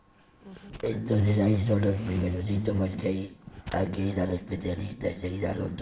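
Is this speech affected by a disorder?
Yes: laryngectomy; laryngectomy for laryngeal cancer; talking and eating after laryngectomy.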